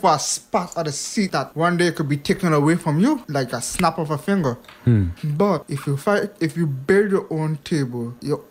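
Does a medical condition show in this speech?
Yes: hearing impairment; past speech impediment, ongoing hearing loss; hearing not too great; speech impediment overcome through much speech practice and focused listening.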